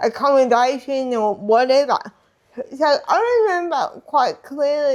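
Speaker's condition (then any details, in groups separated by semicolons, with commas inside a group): Disability affecting speech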